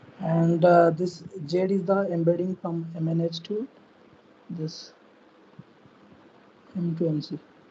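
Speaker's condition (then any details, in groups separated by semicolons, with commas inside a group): No condition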